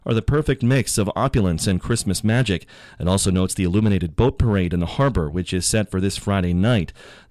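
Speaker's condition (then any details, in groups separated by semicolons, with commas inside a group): No condition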